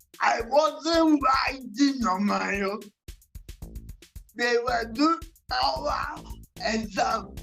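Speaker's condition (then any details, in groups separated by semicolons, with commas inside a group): Cerebral palsy; affects speech, often hard to understand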